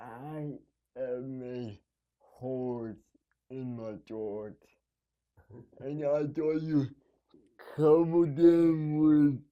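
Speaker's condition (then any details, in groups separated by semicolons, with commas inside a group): Cerebral palsy; needs help at night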